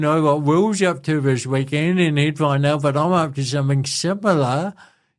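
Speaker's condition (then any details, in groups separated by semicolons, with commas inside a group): Cerebral palsy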